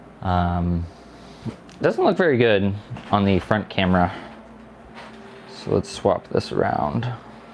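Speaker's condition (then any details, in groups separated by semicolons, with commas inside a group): No condition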